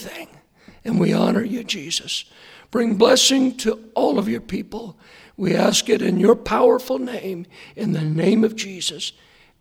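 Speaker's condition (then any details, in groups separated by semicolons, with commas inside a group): Hoarseness after vocal cord surgery; hoarse voice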